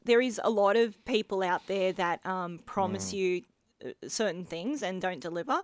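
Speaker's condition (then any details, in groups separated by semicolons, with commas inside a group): Bilateral cleft lip and palate; adult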